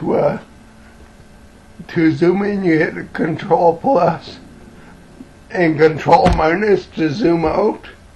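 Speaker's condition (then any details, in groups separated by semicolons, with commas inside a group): Cerebellar ataxia from brain tumour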